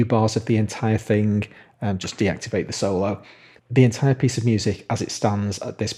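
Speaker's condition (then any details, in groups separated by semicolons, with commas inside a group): No condition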